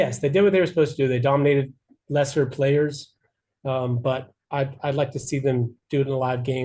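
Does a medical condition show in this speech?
No.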